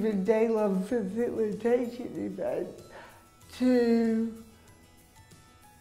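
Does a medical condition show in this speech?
Yes: cerebral palsy; affects speech and movement; speech impediment.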